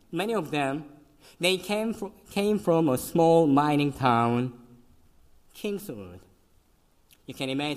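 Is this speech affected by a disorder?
Yes: cleft lip and palate; congenital, severe.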